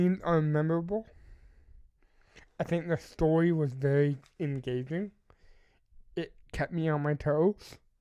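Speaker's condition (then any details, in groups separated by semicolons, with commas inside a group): Cerebral palsy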